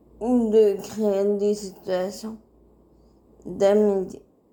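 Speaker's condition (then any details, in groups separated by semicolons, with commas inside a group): Cerebral palsy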